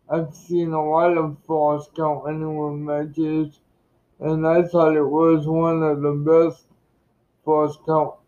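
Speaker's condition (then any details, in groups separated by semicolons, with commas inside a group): Cerebral palsy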